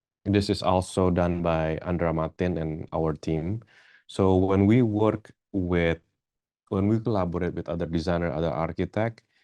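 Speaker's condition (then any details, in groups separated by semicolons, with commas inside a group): No condition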